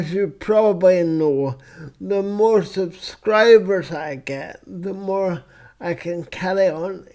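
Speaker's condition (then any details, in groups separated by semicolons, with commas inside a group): Cerebral palsy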